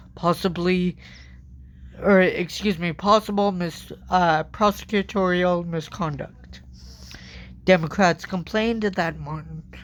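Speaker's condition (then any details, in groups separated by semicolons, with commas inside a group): Cerebral palsy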